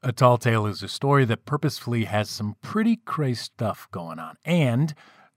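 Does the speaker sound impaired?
No.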